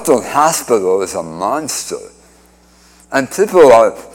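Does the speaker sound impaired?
Yes: speech impediment after cancer surgery; speech impediment from reconstructed tongue tied to mouth floor, no speech with tracheostomy after surgery.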